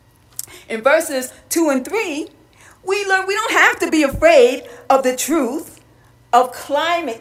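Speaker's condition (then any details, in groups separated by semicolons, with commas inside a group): No condition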